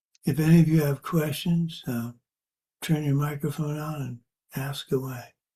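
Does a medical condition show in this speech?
Yes: Parkinson's; age 73.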